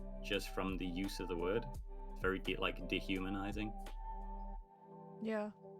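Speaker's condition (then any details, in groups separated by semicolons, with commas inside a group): No condition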